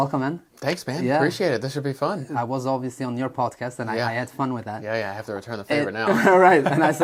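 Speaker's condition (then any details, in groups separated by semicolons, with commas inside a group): No condition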